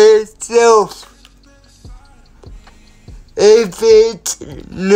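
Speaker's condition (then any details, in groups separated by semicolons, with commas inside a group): Cerebral palsy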